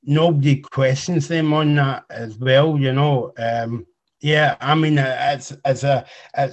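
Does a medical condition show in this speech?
Yes: cerebral palsy.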